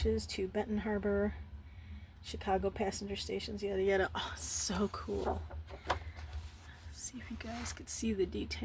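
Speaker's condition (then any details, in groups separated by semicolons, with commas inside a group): No condition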